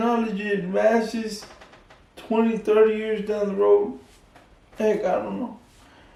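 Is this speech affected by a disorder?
Yes: cerebral palsy.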